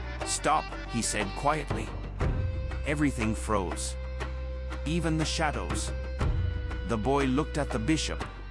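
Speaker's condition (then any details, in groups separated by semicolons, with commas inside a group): No condition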